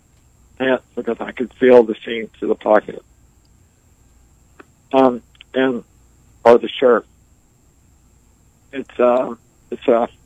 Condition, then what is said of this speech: ALS (motor neuron disease). Doing that full throttle, even though he sits in a wheelchair, barely able to speak.